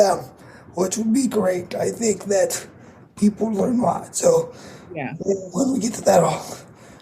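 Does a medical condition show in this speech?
Yes: cerebral palsy; physical disability; voice audibly affected.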